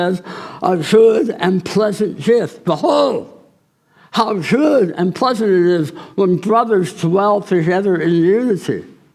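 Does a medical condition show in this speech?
Yes: tongue cancer surgery.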